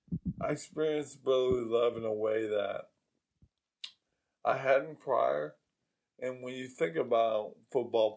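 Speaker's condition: ALS

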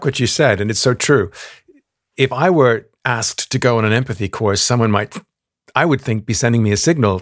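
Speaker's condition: No condition

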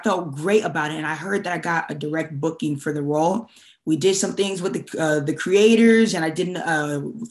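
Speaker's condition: No condition

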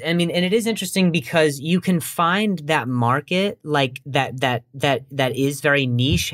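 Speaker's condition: Stutter after traumatic brain injury, acquired after concussion; softball grounder hit throat, fell hit head, vocal contusion, 10 years ago; much improved, past speech therapy and physical rehab; initially very slow, staccato broken-up words, not making sense, motor skills impaired; repeated words

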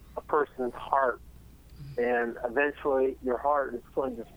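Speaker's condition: Cerebellar ataxia; diagnosed about 12 years ago, cerebellum two thirds missing on MRI, tested for hereditary Friedreich's form, dad's-side family history, cause unknown; degenerative, untreatable, not in wheelchair, no medicine due to drug hypersensitivity, recent lower back MRI, foot numbness, leg neuropathy pain

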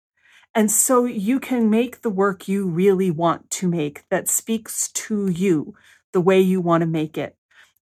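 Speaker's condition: No condition

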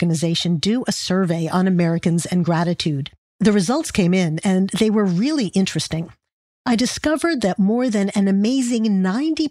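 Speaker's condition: No condition

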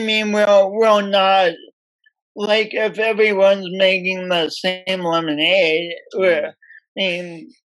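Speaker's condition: Speech impediment from birth; oxygen loss at birth

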